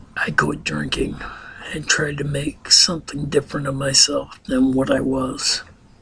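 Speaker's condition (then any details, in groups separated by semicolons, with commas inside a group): Ataxia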